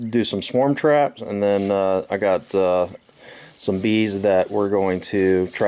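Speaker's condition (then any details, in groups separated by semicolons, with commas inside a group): No condition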